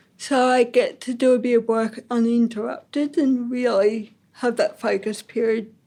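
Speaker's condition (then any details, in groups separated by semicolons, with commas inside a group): Ataxic cerebral palsy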